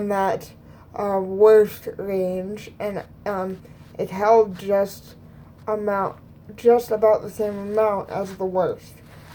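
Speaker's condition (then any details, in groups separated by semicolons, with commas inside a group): Cerebral palsy; both hands affected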